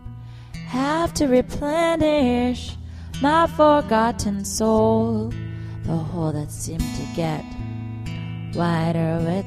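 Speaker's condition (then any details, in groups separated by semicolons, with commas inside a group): No condition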